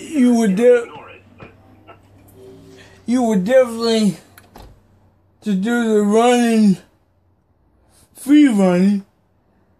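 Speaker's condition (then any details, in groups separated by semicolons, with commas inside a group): Cerebral palsy; may be hard to understand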